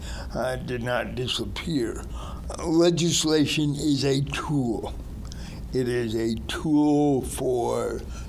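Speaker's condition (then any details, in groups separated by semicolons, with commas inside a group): Cerebral palsy; present from birth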